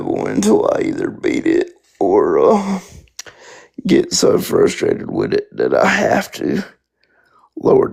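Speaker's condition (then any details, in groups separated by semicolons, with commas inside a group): Spastic quadriplegic cerebral palsy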